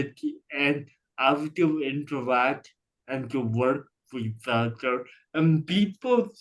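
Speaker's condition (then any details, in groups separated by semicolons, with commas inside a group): Cerebral palsy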